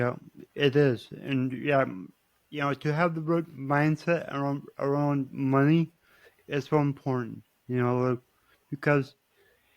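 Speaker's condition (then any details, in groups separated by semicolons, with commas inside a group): Cerebral palsy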